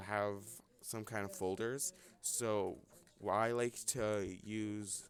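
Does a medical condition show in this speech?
No.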